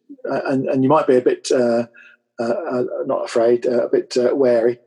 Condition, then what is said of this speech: Aphasia. Um, uh, and actually, uh, it's uh, and it's in uh, what I have aphasia and apraxia as well.